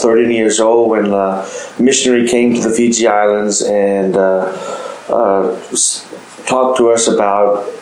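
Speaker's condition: No condition

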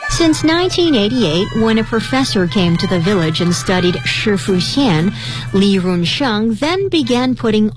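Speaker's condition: No condition

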